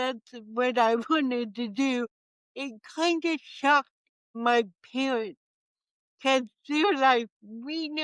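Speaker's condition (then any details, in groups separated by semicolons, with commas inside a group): Cerebral palsy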